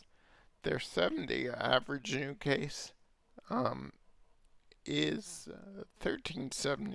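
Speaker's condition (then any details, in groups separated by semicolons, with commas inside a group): Multiple sclerosis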